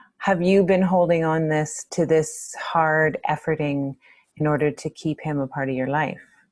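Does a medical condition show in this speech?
No.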